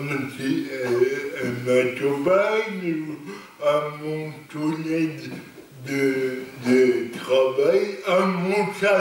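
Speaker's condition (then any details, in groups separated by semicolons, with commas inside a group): Cerebral palsy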